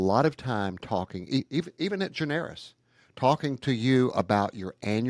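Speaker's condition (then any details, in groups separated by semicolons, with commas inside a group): No condition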